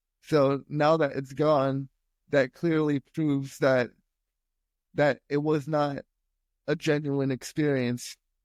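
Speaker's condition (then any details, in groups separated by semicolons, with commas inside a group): Spastic quadriplegic cerebral palsy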